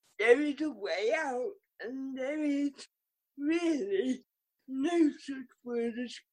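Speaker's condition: Cerebral palsy; could not jump

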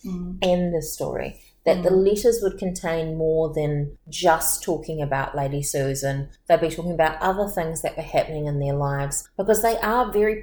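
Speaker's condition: No condition

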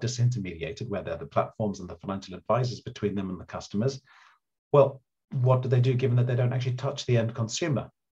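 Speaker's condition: No condition

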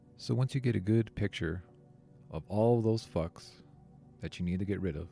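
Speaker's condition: No condition

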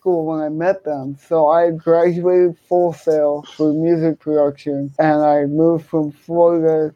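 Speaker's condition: Cerebral palsy, hemiplegia

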